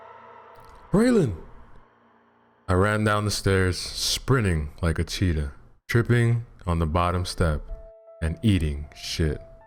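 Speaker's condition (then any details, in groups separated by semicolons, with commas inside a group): No condition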